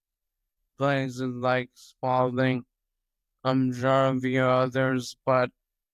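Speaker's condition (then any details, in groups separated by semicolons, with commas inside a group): Toxic leukoencephalopathy, locked-in syndrome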